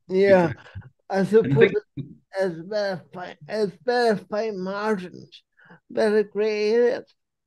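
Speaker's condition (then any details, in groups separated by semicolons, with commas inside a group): Cerebral palsy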